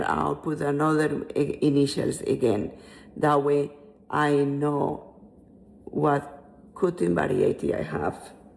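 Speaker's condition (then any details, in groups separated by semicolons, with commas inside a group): No condition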